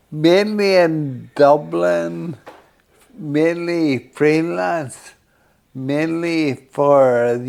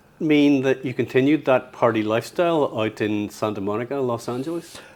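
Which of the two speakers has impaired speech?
The first: Friedreich's ataxia; late-onset type, onset around age 40; over three decades since onset, slow progression, full-time wheelchair.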